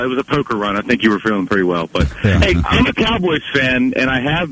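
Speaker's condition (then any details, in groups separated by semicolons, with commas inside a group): No condition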